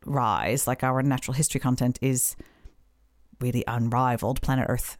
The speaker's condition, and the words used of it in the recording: No condition.